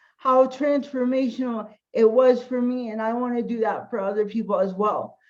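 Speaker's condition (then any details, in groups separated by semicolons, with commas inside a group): Cerebral palsy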